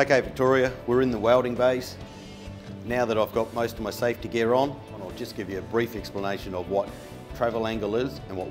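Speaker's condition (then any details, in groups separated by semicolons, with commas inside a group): No condition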